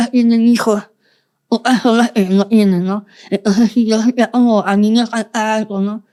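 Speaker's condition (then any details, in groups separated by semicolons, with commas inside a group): Moebius syndrome, congenital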